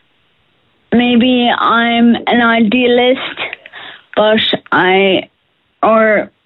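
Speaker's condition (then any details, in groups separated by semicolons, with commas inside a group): Friedreich's ataxia; diagnosed age 13, progressive, full-time wheelchair user about 10 years, reduced hand dexterity; age 30, about 17 years since diagnosis, considerable progression, fatigue, reduced hearing, not yet on Skyclarys; speech getting slower and more slurred over time, speaking a major struggle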